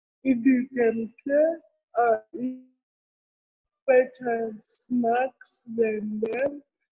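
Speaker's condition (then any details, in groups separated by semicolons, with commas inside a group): Cerebral palsy; incubator for weeks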